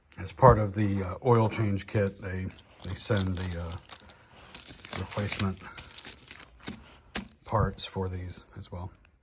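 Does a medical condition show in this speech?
No.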